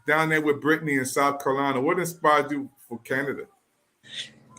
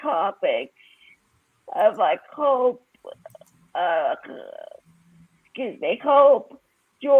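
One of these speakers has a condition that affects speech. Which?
The second: cerebral palsy.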